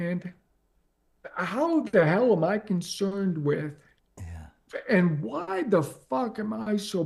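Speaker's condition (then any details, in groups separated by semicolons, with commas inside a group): ALS; progressive, onset leg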